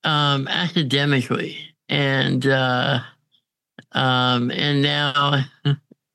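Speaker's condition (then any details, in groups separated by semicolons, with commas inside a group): Congenital muscular dystrophy; diagnosed at 6 months, chronically physically disabled; on a ventilator, goes downtown on own, more independent than ever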